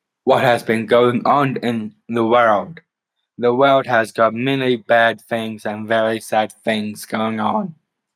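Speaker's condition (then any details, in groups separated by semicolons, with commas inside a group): Down syndrome; later diagnosed with autism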